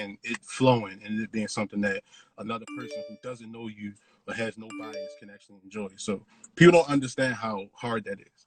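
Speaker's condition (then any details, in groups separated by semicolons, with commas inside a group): No condition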